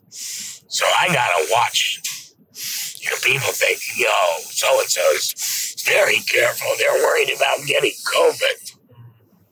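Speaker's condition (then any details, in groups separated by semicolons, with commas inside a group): Laryngectomy; no vocal cords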